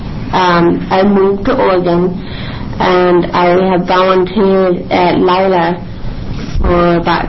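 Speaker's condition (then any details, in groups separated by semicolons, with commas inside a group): Cerebral palsy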